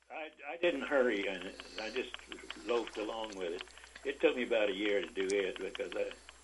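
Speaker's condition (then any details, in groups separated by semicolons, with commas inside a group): Parkinson's disease; about 25 years since onset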